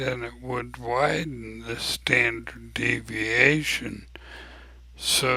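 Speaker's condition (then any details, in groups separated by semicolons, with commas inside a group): ALS; abnormally slow voice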